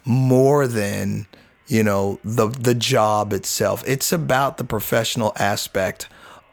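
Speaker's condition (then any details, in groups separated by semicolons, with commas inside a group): No condition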